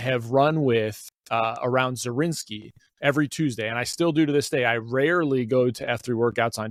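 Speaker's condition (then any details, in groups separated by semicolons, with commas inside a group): No condition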